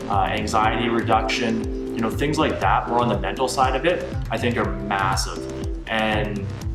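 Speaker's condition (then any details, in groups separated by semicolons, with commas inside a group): No condition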